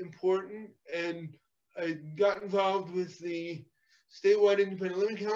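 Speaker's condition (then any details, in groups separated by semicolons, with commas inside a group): Cerebral palsy; physical therapy in childhood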